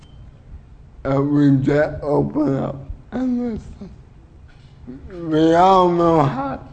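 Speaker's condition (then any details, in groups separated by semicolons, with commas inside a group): Cerebral palsy; uses wheelchair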